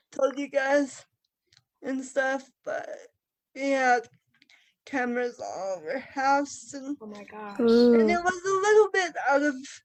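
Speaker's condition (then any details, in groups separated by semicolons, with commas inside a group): Cerebral palsy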